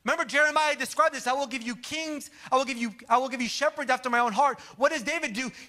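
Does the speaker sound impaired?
No.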